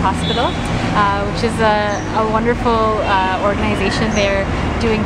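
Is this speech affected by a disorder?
No.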